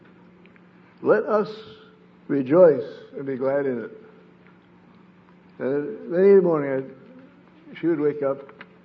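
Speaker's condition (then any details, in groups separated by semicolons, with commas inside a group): Parkinson's disease; sleep disrupted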